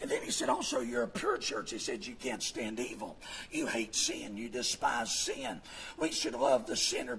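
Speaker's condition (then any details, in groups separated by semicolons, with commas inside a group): Vocal fold paralysis; Kermit-the-Frog-like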